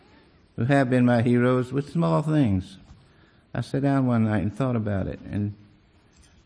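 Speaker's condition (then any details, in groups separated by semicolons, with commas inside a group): Parkinson's disease; impaired balance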